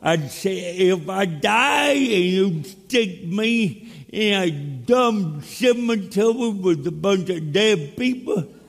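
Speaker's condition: Cerebral palsy; from birth, stillborn, born dead first 18 minutes of life; speech impediment

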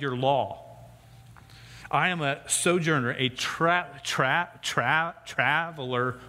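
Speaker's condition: Stuttering; lifelong stutter, used interpreter scout, also a stutterer, on Africa mission trip; rough time with scripture reading; gets stuck on words, stutters when preaching, rough time reading scripture aloud; repeated sounds, prolonged sounds

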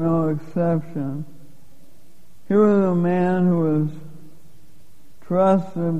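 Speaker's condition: Lou Gehrig's disease; given 3 to 5 years to live

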